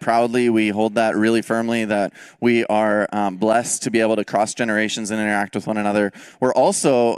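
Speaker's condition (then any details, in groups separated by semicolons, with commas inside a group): No condition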